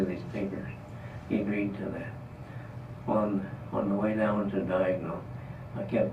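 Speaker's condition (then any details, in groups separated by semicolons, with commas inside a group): Parkinson's disease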